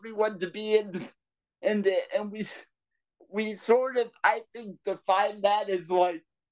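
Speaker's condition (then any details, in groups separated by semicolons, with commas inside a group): Cerebral palsy; power wheelchair since age five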